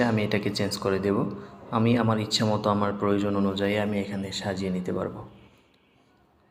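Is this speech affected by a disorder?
No.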